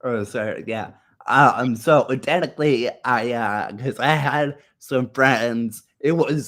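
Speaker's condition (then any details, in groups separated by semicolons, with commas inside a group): Muscular dystrophy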